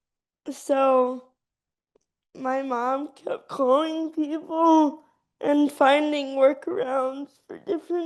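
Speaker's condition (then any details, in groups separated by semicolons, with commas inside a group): Cerebral palsy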